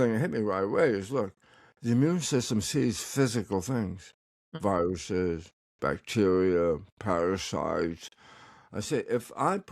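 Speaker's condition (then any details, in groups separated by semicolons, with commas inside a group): Tongue cancer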